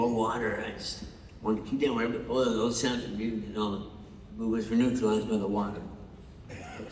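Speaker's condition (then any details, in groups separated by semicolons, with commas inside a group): Parkinson's; loses train of thought mid-sentence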